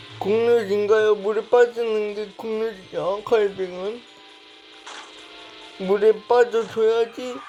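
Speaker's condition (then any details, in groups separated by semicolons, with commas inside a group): Brain lesion disability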